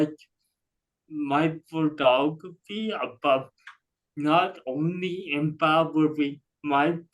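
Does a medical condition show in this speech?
Yes: cerebral palsy.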